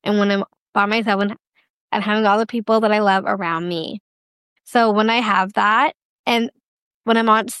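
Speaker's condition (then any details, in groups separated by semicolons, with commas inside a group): Down syndrome; duplicate of the 21st chromosome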